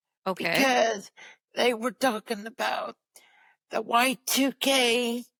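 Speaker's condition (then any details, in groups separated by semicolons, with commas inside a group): Cerebral palsy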